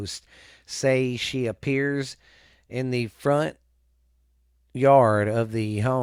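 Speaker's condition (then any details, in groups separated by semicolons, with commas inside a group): No condition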